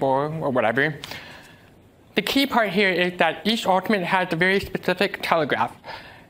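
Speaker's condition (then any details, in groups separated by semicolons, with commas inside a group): Deafness; uses American Sign Language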